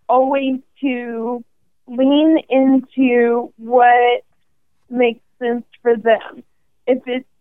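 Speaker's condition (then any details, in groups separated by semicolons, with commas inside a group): ALS; 5.5 years since diagnosis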